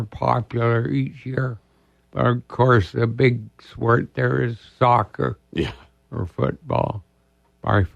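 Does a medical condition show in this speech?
Yes: ALS; diagnosed about two years ago.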